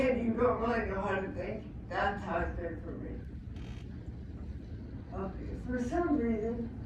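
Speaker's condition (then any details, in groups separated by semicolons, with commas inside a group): Traumatic brain injury; speech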